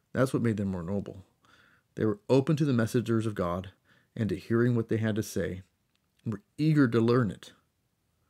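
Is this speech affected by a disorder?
No.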